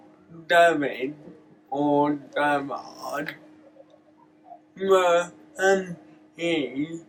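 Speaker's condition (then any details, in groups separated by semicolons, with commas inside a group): Cerebral palsy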